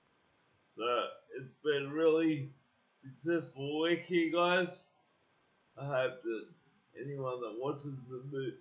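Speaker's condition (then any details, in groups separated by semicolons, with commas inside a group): Cerebral palsy; uses wheelchair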